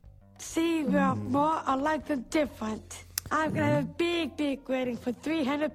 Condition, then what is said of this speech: Down syndrome. That was a very aggressive and mean 30.